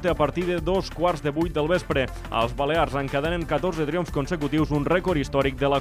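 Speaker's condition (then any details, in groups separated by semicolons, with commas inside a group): No condition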